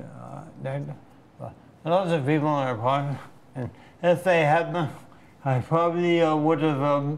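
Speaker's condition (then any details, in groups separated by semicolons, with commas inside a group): Huntington's disease; genetic form, gene confirmed; diagnosed about 20 years ago, symptoms about 10 years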